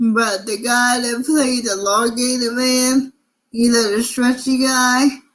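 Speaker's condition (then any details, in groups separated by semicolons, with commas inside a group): Cerebral palsy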